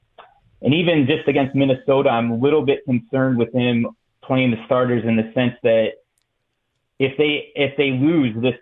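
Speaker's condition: No condition

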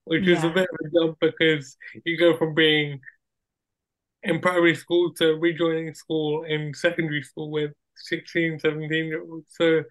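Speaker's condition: Cerebral palsy; wheelchair user

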